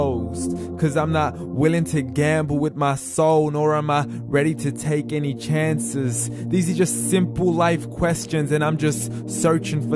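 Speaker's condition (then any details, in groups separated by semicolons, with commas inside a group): No condition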